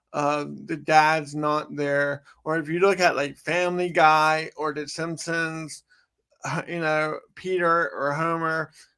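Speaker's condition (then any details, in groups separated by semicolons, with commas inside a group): Cerebral palsy; from birth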